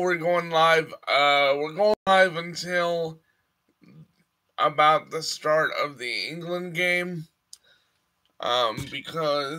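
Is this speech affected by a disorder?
Yes: cerebral palsy.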